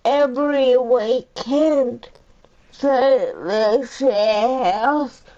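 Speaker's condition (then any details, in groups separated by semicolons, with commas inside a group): Cerebral palsy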